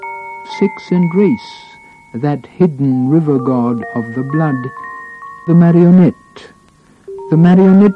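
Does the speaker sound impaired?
No.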